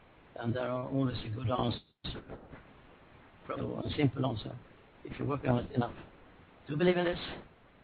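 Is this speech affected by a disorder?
Yes: Parkinson's disease; Parkinson's 21 years, levodopa, anti-reaction medicine from year 15 halved intake, Lars-Erik Unestål mental training; about 1,100 mg daily, self-adjusted, down ~10% over 6 years, tremor early in interview, breathing calms.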